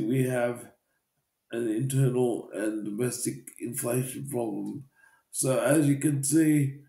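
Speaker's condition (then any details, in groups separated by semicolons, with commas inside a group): Cerebral palsy; uses wheelchair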